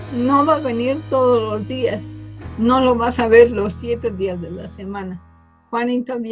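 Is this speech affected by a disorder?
Yes: cerebral palsy from birth.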